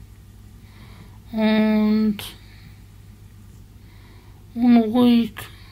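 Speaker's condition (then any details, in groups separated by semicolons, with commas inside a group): Spasticity from birth; multiple sclerosis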